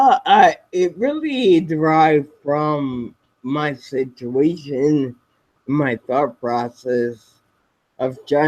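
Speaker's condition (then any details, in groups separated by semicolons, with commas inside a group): Spinocerebellar ataxia type 7, SCA7; speech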